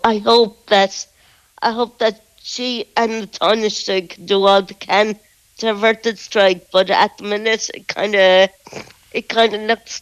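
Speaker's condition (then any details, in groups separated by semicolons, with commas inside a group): Muscular dystrophy; physically disabled, needs personal assistants daily, slow getting out of bed, muscles stiffen in morning; catching breath after speaking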